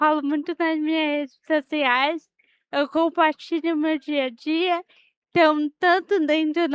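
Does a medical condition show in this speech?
Yes: cerebral palsy.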